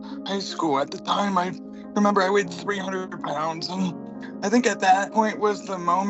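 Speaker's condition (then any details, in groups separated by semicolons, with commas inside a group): Cerebral palsy; present from birth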